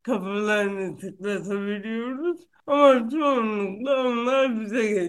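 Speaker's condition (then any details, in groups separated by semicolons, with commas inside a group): Cerebral palsy; onset at birth from birth complications, neurological, affects gross and fine motor muscle systems, no known cure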